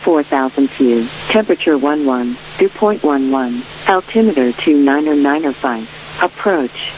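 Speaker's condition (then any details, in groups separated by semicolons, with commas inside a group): No condition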